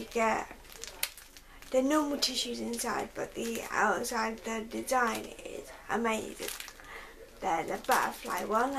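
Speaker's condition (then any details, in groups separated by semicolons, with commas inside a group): Cerebral palsy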